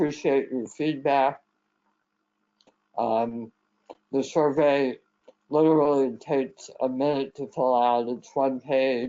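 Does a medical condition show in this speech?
Yes: head and neck cancer; severe dysphagia.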